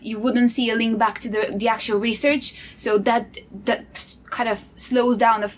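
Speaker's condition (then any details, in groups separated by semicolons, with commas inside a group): No condition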